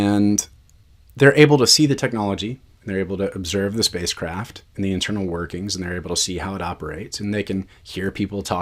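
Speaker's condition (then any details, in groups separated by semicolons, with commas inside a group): No condition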